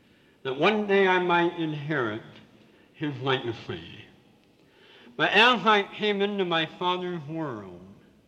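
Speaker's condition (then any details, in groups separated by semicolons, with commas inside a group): Severe cleft palate with lisp; hard to understand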